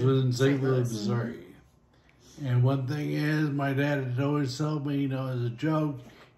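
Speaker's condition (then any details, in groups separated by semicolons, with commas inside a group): Friedreich's ataxia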